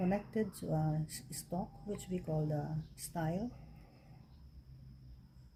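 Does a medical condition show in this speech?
No.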